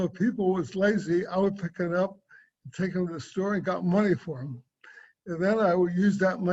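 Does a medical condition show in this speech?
Yes: cerebral palsy; swallowing and speech.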